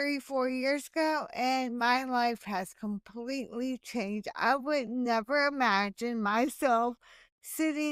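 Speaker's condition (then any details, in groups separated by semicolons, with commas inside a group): Hemiplegic cerebral palsy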